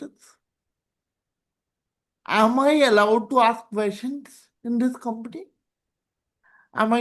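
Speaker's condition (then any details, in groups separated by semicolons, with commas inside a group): Cerebral palsy; present from birth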